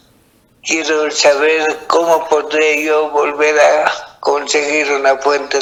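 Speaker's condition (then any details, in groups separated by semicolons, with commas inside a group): Cerebral palsy; infantile cerebral palsy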